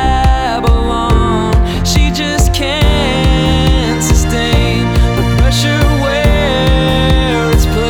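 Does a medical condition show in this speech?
No.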